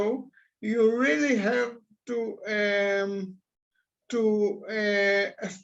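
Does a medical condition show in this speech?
Yes: cerebral palsy.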